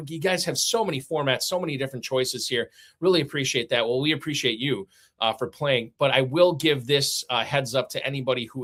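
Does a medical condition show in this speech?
No.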